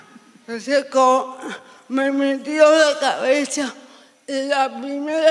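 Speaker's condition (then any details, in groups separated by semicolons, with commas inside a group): Severe cerebral palsy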